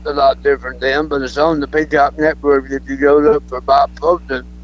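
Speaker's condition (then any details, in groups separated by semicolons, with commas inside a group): Throat cancer; throat cancer over last couple of years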